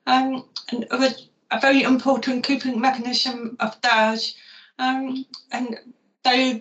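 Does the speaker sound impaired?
Yes: profoundly deaf; profound deafness.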